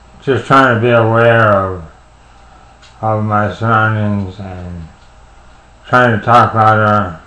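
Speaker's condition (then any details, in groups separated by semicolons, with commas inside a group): Parkinson's disease; bilateral deep brain stimulation; speech therapy, daily auditory masking practice; voice and speech changed recently, masking improves loudness, clarity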